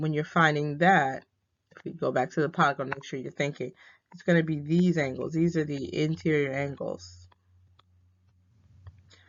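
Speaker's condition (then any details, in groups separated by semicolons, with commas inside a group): No condition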